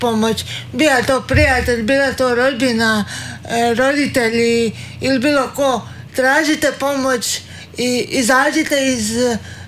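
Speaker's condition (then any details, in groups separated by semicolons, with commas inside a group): Cerebral palsy; wheelchair user, exercises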